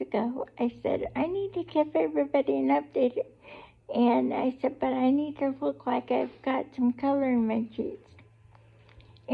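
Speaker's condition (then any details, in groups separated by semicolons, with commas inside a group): Cerebral palsy; able to talk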